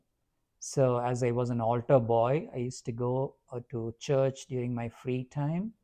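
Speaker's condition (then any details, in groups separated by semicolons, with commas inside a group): No condition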